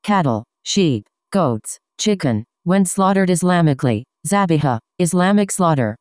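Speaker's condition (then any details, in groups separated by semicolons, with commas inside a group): No condition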